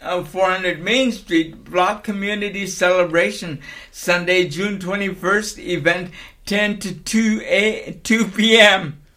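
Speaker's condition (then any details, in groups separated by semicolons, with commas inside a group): Cerebral palsy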